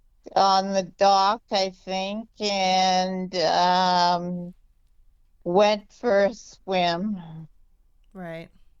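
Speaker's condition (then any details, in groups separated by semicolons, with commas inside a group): Multiple sclerosis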